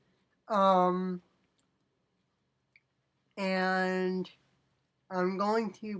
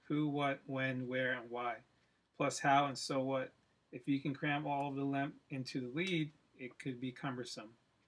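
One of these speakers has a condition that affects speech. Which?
The first: cerebral palsy.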